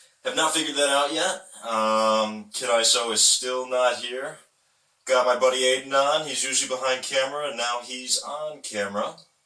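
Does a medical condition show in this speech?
No.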